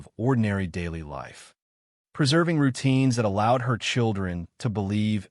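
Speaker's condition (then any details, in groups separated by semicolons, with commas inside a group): No condition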